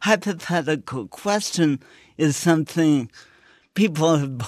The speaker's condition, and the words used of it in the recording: Cerebral palsy. I have no idea who I'd be without my tremoring, intense muscles, slurring tongue.